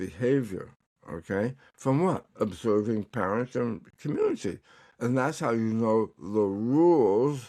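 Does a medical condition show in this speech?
Yes: tongue cancer; recovering, tongue exercises.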